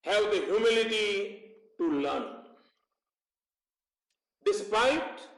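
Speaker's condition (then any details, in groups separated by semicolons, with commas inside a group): No condition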